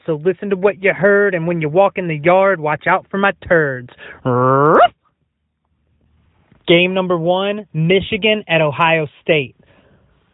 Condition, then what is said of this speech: No condition.